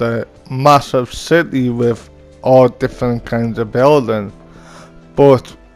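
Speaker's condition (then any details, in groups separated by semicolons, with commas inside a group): Cerebral ataxia; from birth, wheelchair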